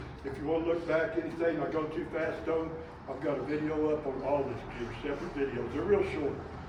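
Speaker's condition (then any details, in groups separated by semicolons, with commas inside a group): No condition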